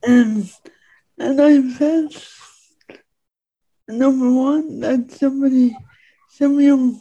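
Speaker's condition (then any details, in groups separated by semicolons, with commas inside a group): Speech impediment; disabled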